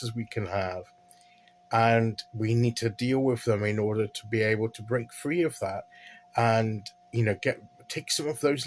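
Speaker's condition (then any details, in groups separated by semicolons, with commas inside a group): No condition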